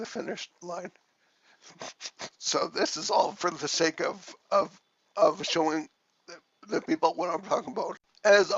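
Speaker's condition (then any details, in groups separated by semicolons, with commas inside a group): Cerebellar ataxia from brain tumour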